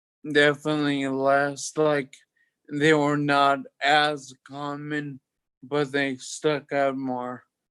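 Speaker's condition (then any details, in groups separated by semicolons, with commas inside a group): Toxic leukoencephalopathy, locked-in syndrome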